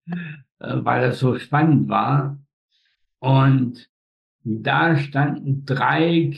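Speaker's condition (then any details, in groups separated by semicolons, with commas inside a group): Spastic tetraparesis; all four limbs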